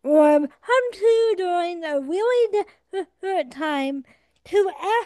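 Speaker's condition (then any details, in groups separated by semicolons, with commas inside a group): Cerebral palsy; adult, 24 years old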